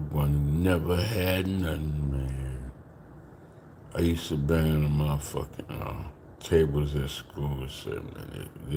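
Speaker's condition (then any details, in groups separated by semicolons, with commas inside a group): Slurred speech; still slurs words occasionally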